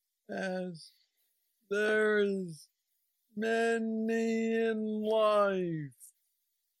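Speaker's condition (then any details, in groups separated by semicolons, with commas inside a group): Parkinson's disease; still progressing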